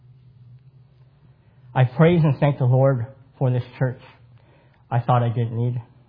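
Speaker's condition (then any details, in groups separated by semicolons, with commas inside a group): Cleft palate; congenital cleft palate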